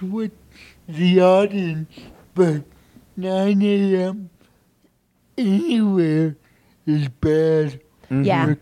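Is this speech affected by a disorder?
Yes: cerebral palsy; from birth, brain injury disrupting messages between brain and body, therapy in childhood; no medication.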